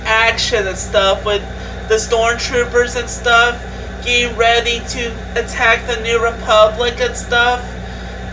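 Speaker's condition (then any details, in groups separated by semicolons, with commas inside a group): No condition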